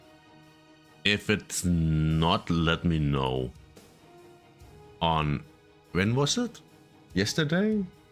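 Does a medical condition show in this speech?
No.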